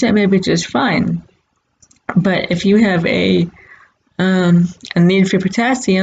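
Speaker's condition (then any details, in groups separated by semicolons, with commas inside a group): Cerebral palsy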